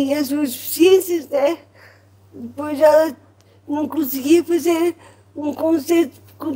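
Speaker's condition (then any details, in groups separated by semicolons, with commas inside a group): Cerebral palsy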